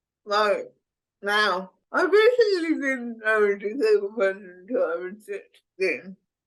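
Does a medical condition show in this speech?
Yes: cerebral palsy; speech impediment.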